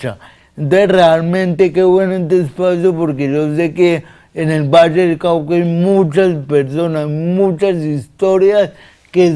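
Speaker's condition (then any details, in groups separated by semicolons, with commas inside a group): Cerebral palsy; from birth, lack of oxygen at birth, difficulty walking; difficulty speaking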